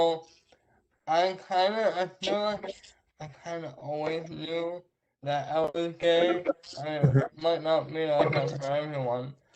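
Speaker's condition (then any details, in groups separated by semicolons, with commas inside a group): Traumatic brain injury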